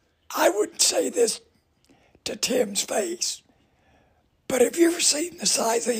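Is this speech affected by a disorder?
Yes: voice damage from cancer; cancer damage to voice box.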